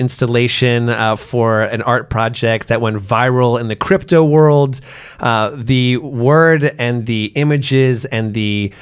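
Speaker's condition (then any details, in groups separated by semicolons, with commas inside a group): No condition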